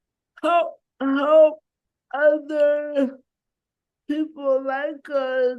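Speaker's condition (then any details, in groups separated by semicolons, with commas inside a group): Cerebral palsy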